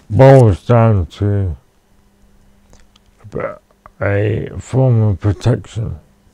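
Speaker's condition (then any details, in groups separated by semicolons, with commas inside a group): Cerebral palsy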